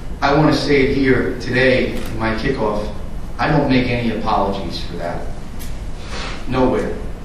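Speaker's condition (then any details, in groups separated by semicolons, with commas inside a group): No condition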